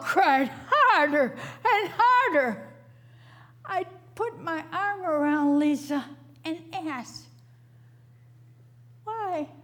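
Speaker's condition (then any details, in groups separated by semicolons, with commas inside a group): Stroke; right arm and hand paralyzed, memory and speech critically affected; about 14 years since onset, speech slowly regained after over 6 years; over 6 years unable to speak, read or write, struggled to recite with effortful breath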